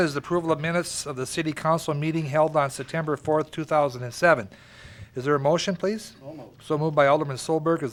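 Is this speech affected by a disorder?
No.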